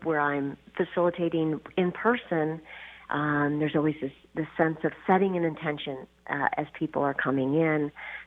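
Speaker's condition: No condition

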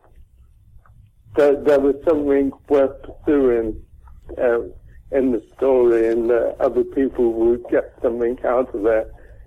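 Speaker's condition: Cerebral palsy; dead for 26 minutes at birth

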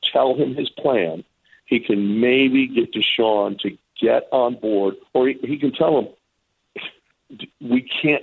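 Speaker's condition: No condition

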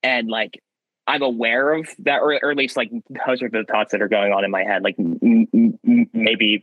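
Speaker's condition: Stutter; onset about first grade, brief remission, returned late second grade after trauma, genetic, father stuttered; weekly speech therapy since second grade, worst in middle school, now much improved, better when confident; visible facial effort, stuck on words, own name hard, worse under stress, first impressions, phone calls; repeated sounds, blocks

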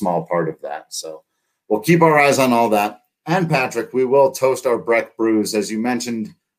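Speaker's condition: No condition

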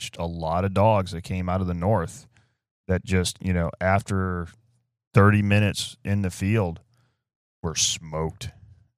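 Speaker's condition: No condition

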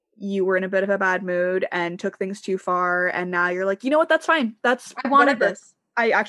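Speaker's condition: No condition

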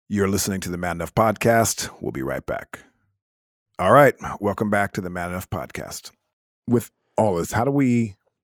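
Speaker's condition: No condition

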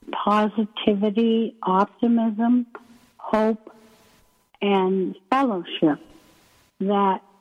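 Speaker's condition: ALS; first symptoms subtle in right foot, wheelchair user, Beezy board replaced standard transfer board; about two years since diagnosis, three since symptom onset, progressed, muscles can no longer scoot across transfers; breathing muscles affected, hard to speak, may sound weak or hard to understand, paces speech, slowing, pausing

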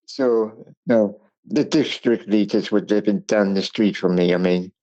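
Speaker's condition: Cerebral palsy; speech impairment

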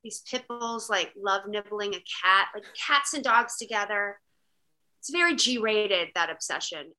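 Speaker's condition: No condition

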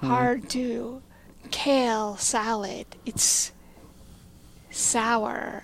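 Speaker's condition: Stroke with aphasia; attends stroke comeback center in Vienna, Virginia

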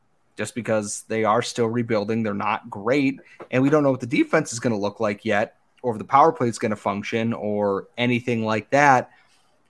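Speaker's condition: No condition

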